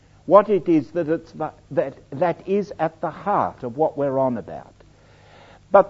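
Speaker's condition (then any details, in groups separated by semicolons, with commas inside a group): No condition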